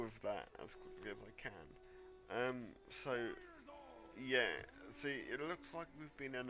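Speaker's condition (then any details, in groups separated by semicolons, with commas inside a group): Cerebral palsy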